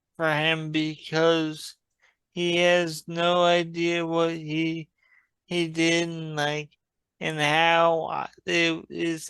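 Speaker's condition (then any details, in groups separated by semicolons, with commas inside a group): Traumatic brain injury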